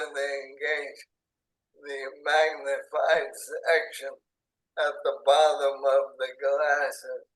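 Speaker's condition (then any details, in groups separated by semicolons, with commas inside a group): ALS; onset in hands and arms, tracheostomy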